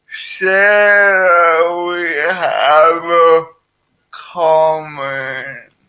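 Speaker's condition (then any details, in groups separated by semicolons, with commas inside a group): Cerebral palsy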